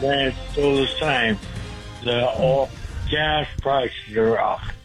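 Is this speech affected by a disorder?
Yes: speech impediment; cause unclear, stabbed by girlfriend and hit on head with ashtray years ago; trouble getting words out, cognition intact, rapid-fire delivery, hard to follow, quiet, asked closer to microphone.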